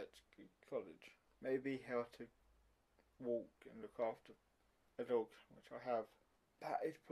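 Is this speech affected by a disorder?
Yes: cerebral palsy, mild.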